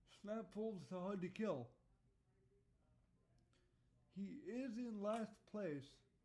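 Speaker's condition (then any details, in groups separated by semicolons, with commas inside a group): Cerebral palsy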